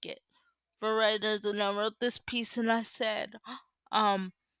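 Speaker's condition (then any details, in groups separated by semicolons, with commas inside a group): Cerebral palsy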